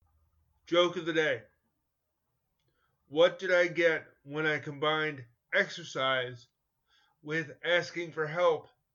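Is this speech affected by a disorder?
Yes: cerebral palsy; coordination issues, uses crutches; ongoing physical therapy, personal training.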